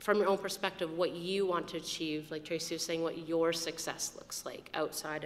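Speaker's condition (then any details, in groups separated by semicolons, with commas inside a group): No condition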